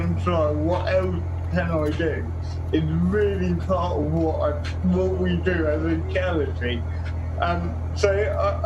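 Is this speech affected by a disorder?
Yes: quadriplegic cerebral palsy.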